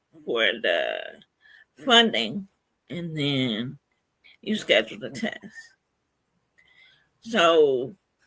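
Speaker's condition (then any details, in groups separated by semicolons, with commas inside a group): Cerebral palsy; spastic triplegia, right side, severe lower-limb spasticity, mainly wheelchair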